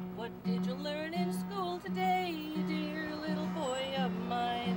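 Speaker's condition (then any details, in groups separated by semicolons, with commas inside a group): No condition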